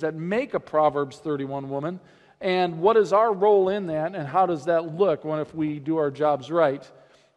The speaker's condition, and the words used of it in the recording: No condition.